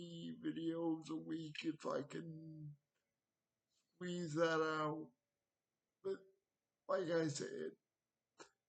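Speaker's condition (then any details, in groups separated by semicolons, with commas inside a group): Cerebral palsy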